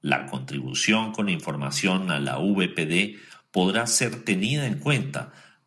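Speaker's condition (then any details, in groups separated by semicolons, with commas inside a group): No condition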